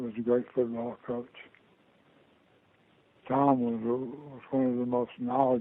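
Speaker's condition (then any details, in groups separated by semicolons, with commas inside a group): Parkinson's disease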